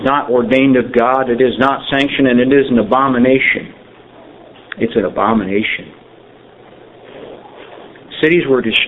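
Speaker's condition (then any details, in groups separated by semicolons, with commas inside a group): No condition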